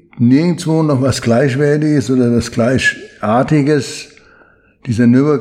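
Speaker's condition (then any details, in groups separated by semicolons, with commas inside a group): Parkinson's disease; needs much training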